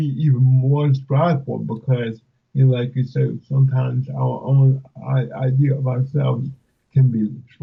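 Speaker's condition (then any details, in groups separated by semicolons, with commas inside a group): Cerebral palsy; speech affected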